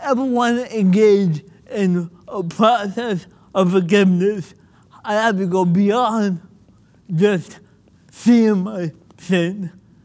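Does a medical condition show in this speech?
Yes: cerebral palsy; listeners may need to rewind.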